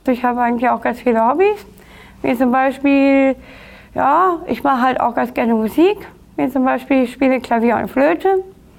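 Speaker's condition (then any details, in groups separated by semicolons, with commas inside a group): Down syndrome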